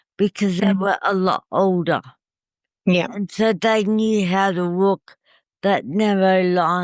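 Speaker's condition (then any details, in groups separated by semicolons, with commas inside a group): Cerebral palsy; caused by breathing stoppage after birth, uses wheelchair; coma after failed hip operation, long rehabilitation; tracheostomy, no voice one year, voice regained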